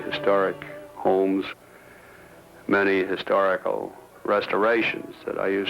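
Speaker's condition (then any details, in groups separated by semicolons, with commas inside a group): No condition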